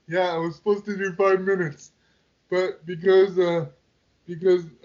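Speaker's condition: Quadriplegic cerebral palsy; wheelchair user

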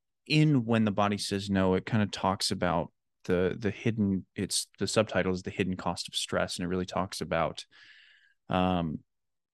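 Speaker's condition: No condition

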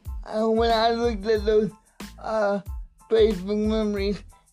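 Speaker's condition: Cerebral palsy; cannot read article himself, mother reads it

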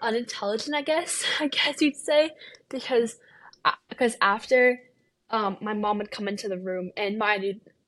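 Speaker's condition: Stuttering; onset in fourth grade, began about two days after starting ADHD medication, earlier lisp until first grade, long-term speech therapy; openly stutters, audible repetitions such as 'for for for for'; very severe at onset, stopped talking in class, school stuttering therapy; repeated words, blocks

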